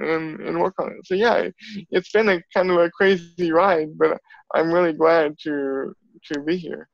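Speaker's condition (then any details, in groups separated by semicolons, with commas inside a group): Cerebral palsy; from birth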